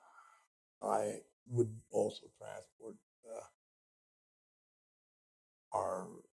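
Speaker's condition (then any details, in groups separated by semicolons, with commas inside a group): Speech impediment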